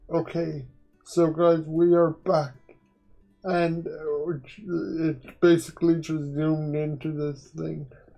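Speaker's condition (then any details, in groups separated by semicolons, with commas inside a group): Quadriplegic cerebral palsy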